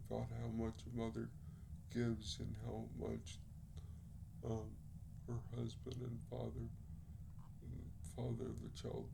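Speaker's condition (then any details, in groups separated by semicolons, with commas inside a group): Cerebral palsy; speaks relatively well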